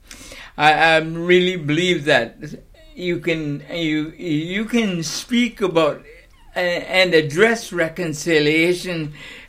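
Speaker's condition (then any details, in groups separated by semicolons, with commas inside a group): Cerebral palsy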